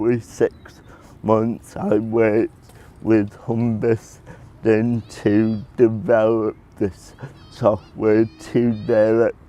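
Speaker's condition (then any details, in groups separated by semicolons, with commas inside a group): Cerebral palsy; predicted at birth never to talk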